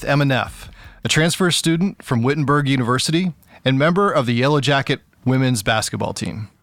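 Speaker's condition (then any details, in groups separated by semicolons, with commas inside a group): No condition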